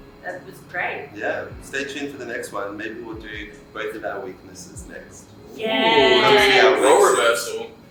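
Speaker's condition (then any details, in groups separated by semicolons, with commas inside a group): No condition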